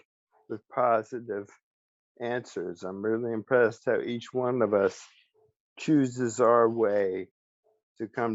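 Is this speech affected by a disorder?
Yes: ALS; speech still preserved.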